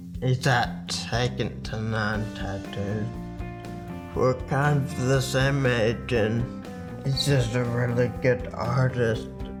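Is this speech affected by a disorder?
Yes: Friedreich's ataxia; inherited, progressive, poor coordination and gait; diagnosed in childhood.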